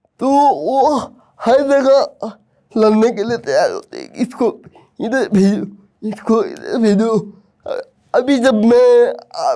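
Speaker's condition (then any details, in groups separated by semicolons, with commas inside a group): Cerebral palsy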